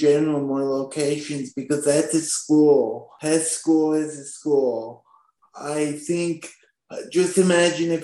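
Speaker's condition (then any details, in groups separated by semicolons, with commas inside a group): Spastic quadriplegic cerebral palsy; born at 27 weeks gestation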